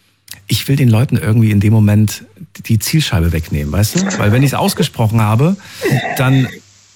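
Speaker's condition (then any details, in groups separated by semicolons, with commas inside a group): No condition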